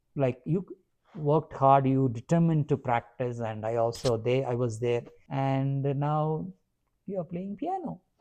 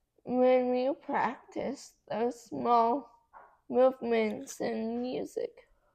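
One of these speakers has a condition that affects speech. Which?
The second: cerebral palsy; affects muscles.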